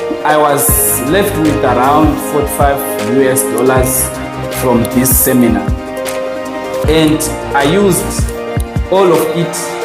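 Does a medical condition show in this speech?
No.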